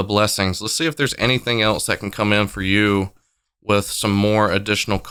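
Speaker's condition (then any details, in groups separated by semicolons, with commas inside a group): No condition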